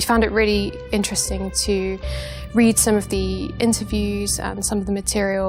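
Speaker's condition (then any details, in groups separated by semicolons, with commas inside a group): No condition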